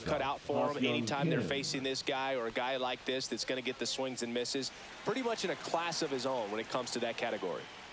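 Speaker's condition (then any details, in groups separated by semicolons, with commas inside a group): No condition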